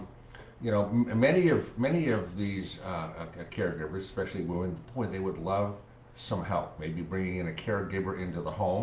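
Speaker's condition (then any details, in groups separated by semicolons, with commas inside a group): No condition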